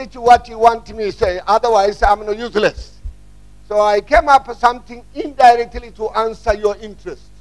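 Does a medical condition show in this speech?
No.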